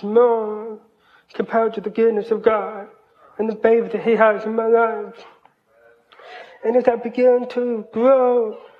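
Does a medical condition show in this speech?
Yes: hearing loss, cochlear implant; cochlear implant at 12, speech therapy.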